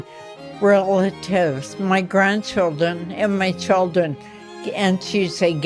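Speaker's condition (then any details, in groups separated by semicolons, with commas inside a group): Ataxia; affects motor skills and voice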